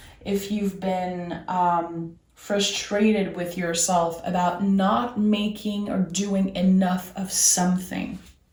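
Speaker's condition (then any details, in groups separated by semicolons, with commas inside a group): No condition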